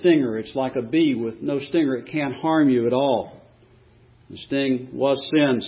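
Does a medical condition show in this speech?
No.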